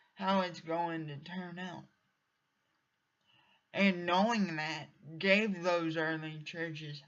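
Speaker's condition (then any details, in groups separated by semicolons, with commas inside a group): Cerebral palsy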